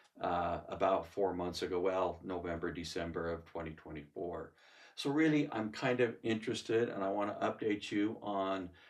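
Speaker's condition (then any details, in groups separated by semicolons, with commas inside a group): No condition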